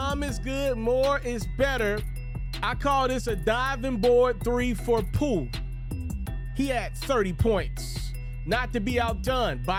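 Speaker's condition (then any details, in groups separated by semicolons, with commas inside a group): No condition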